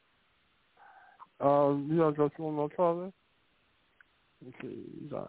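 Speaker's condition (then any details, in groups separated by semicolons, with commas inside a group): Muscular dystrophy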